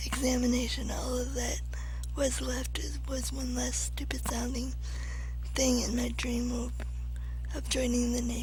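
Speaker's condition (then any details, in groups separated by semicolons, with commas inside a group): Cerebral palsy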